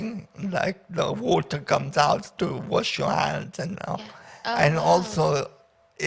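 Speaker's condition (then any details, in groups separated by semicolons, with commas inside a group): Paraplegia with essential tremor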